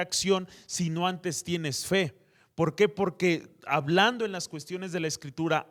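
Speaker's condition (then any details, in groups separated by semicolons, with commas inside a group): No condition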